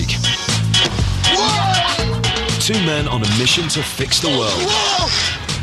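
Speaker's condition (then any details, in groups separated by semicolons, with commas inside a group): No condition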